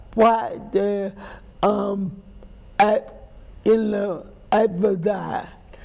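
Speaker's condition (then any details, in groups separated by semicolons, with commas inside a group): Cerebral palsy; speech impairment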